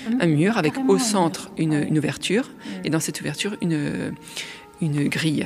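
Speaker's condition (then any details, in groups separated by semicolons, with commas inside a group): No condition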